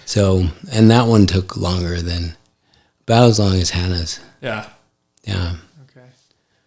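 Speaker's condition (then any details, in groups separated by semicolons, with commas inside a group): ALS; affects hand function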